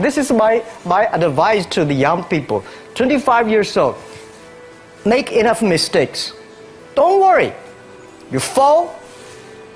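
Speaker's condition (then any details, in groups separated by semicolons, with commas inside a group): No condition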